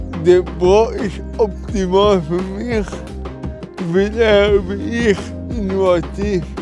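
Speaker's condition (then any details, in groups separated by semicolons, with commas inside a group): Cerebral palsy; present since birth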